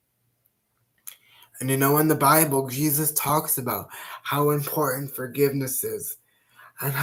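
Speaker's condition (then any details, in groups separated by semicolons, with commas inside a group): Cerebral palsy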